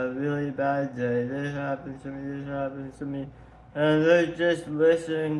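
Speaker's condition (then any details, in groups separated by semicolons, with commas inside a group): Tongue cancer surgery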